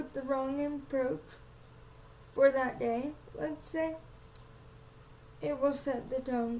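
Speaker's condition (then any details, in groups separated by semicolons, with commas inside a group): Cerebral palsy, spastic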